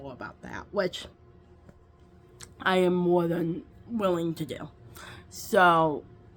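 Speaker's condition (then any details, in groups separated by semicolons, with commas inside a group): Cerebral palsy, quadriplegic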